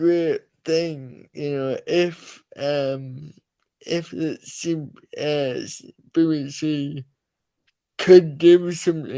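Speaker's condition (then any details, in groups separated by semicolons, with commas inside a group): Cerebral palsy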